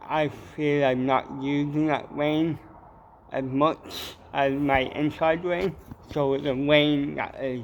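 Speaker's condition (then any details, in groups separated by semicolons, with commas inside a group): Mild cerebral palsy; mouth muscles affected, impeded word formation, speech impediment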